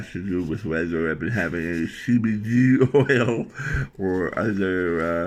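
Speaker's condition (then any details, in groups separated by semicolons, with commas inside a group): Tongue cancer surgery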